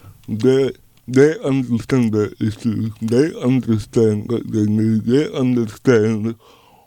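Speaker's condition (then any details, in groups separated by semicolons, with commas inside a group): Cerebral palsy; lifelong cerebral palsy, dystonia with hand tremors; hand tremors sometimes prevent writing or typing, requested printed notes and audio recordings; speech difficult, cerebral palsy and dystonia affect speech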